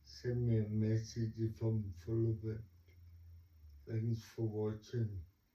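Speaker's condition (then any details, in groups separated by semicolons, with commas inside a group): Cerebral palsy; talks slowly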